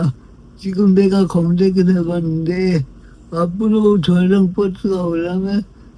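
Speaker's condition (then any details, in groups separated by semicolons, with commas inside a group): Brain lesion disability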